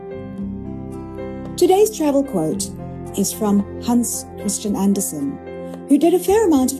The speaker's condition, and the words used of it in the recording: None; typical speech.